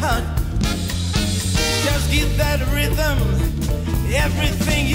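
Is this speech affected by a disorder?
No.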